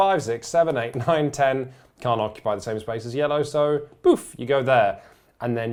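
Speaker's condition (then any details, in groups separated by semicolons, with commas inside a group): No condition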